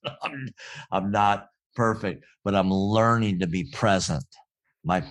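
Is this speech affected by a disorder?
Yes: cleft palate; congenital cleft palate.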